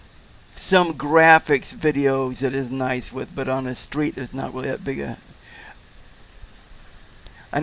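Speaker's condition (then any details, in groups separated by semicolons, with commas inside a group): No condition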